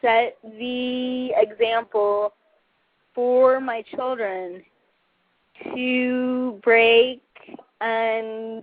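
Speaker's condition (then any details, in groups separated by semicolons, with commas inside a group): Cerebral palsy; muscle spasms including speech muscles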